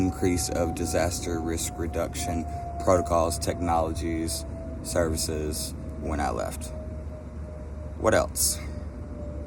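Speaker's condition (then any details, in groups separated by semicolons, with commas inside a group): No condition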